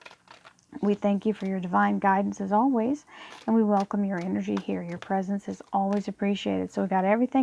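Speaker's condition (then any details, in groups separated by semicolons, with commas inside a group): No condition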